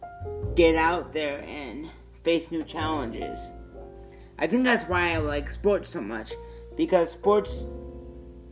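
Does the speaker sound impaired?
Yes: cerebral palsy; lifelong, non-progressive, daily wheelchair use; 32 years with condition.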